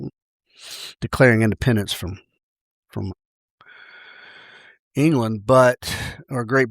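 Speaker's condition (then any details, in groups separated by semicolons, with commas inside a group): No condition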